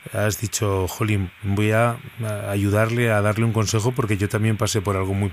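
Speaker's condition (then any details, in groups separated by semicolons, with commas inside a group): No condition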